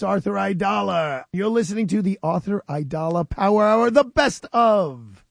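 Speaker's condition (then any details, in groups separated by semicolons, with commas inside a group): No condition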